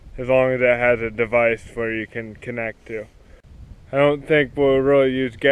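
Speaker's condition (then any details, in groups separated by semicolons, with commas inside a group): Cerebral palsy, spastic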